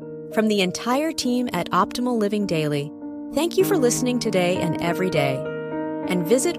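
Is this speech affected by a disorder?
No.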